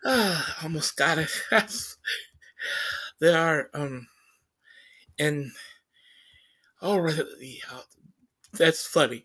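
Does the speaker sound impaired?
Yes: stutter; stutters during conversation; here prolonged sounds.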